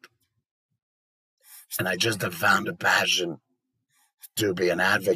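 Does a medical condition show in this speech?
Yes: laryngectomy; speaks by forcing lung air through prosthesis flap into esophagus, esophageal segment changes speech.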